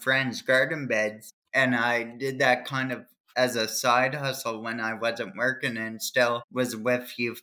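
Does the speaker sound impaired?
Yes: cerebral palsy; plant work at MacArthur's nursery as therapy for hand movements and writing.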